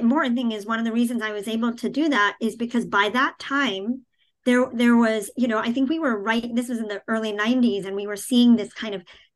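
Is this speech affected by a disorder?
Yes: cleft palate, cleft palate without cleft lip; childhood articulation problems, hard to understand, years with speech pathologist, speaking Hindi discouraged by early doctors, therapists.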